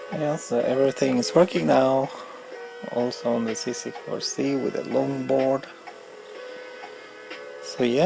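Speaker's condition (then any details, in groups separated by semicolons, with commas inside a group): No condition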